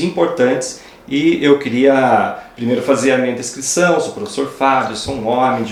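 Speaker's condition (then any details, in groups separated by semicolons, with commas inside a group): No condition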